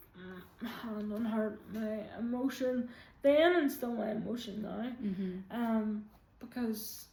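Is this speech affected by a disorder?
Yes: quadriplegic cerebral palsy, severe.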